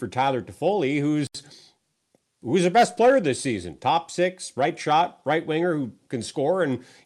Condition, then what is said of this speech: No condition.